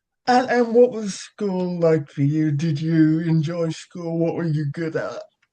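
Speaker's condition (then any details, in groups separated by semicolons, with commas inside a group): Cerebral palsy; childhood surgery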